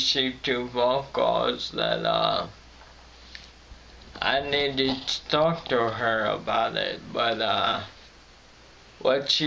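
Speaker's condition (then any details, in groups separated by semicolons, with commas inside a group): Friedreich's ataxia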